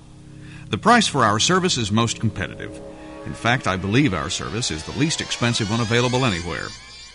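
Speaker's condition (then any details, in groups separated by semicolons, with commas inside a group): No condition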